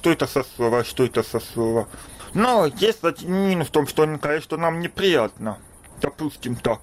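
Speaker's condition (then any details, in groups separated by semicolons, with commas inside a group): Deafness; congenital deafness, reads lips, attended school for deaf, no hearing aid worn in childhood; hears poorly; able to speak despite poor hearing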